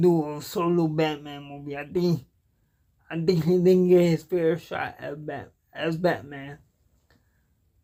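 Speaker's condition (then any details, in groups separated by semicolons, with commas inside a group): Cerebral palsy; cannot walk, uses wheelchair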